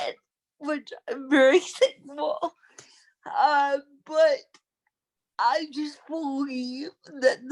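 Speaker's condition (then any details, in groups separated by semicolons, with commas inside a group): Cerebral palsy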